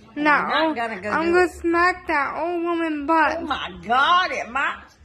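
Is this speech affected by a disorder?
Yes: cerebral palsy.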